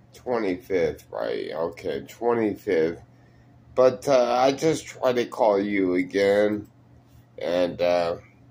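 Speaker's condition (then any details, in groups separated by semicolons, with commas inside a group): Multiple sclerosis; sometimes hard to breathe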